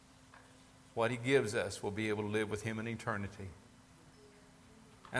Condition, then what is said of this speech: No condition.